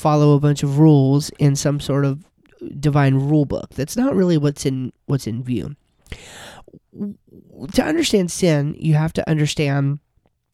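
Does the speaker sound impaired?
No.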